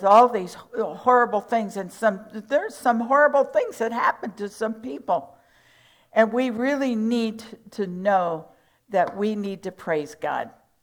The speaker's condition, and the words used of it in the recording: No condition.